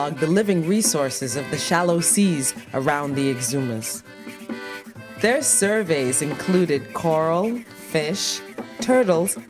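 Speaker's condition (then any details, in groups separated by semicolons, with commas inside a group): No condition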